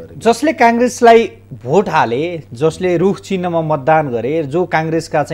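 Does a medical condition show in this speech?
No.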